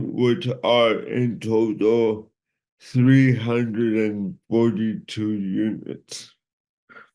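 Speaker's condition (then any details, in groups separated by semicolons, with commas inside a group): Cerebral palsy; from birth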